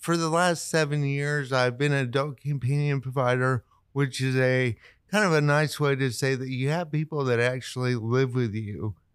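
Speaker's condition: Cerebral palsy; pretty able-bodied

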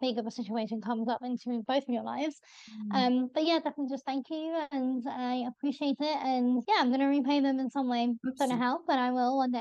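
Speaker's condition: Bilateral cleft lip and palate; congenital, around 23 operations, bone graft, jaw realignment at 18-19, Great Ormond Street, 6 grommet operations; adult, no operations since 25, hearing issue, speech and language therapy years ago; possibly needs more pitch or volume to be heard, voice called weird in childhood

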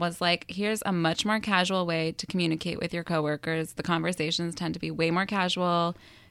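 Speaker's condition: No condition

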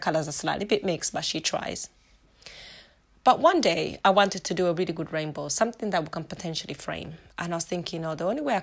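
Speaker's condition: No condition

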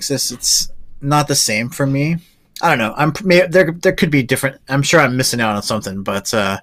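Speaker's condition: No condition

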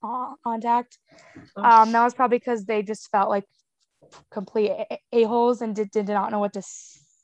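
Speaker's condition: Stutter; past speech therapy, used fluency strategies, phone listener once thought the line was cutting out; stutters openly all the time, uses strategies less than before; stutters through words, speech improves with drinking; repeated sounds

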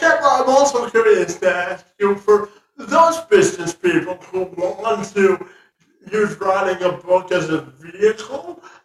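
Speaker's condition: Cerebral palsy; cerebral palsy present from birth

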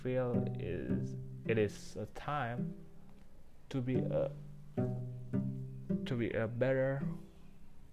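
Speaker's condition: Stuttering; stutters when nervous or in a hurry, comes on suddenly, hard to control, must control speaking; repeated words, prolonged sounds

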